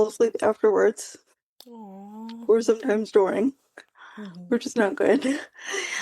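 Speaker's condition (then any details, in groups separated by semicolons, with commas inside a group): Quadriplegic cerebral palsy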